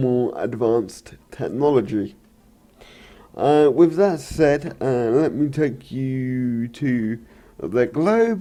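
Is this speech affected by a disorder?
Yes: cerebral palsy.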